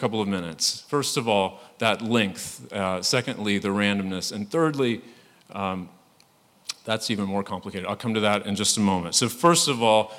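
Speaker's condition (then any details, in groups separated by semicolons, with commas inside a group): No condition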